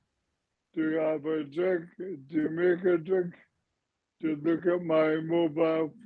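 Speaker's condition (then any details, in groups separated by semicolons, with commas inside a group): ALS / motor neurone disease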